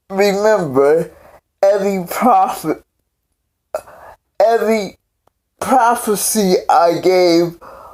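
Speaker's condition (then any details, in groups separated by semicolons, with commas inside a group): Cerebral palsy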